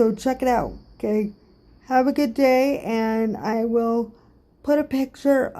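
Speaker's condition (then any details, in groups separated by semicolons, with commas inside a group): Cerebral palsy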